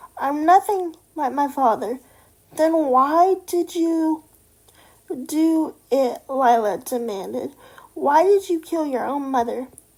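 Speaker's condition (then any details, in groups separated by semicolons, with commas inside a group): Cerebral palsy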